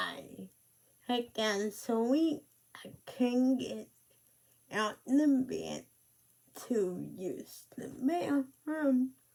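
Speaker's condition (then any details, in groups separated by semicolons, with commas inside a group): Cerebral palsy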